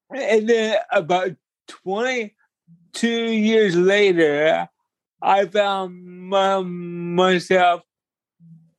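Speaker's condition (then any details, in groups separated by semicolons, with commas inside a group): Cerebral palsy; uses a wheelchair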